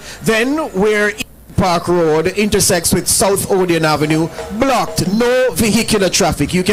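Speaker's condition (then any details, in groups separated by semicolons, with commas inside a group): No condition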